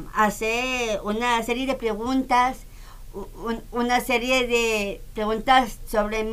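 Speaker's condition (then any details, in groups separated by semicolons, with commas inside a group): Down syndrome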